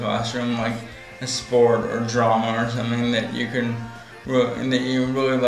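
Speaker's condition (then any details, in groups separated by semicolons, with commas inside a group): ALS; finger dexterity loss onset; very slow progression, onset 1-2 years before diagnosis, still walking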